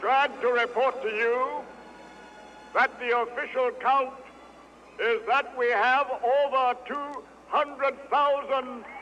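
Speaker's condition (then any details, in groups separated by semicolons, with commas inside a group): No condition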